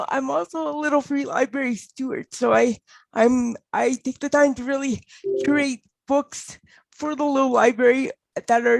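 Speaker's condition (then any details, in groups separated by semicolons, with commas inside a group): Cerebral palsy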